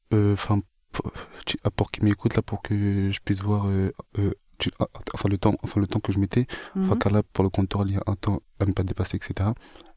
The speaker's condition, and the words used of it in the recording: Stuttering. Et même parfois là, au jour d'aujourd'hui, là, j'essaie de le cacher.